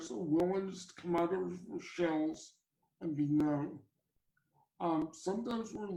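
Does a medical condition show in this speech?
Yes: cerebral palsy; from birth.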